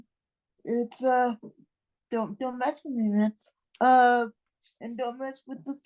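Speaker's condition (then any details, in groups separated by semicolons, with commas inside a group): Cerebral palsy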